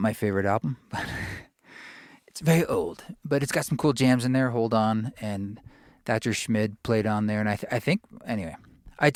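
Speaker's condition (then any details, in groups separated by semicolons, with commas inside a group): No condition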